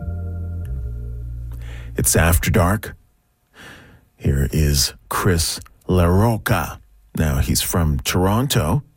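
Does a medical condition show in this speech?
No.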